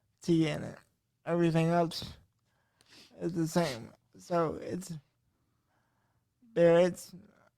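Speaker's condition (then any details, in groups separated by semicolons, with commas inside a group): Cerebral palsy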